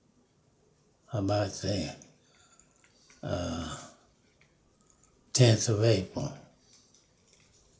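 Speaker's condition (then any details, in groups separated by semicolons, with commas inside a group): Parkinson's disease; never broken a bone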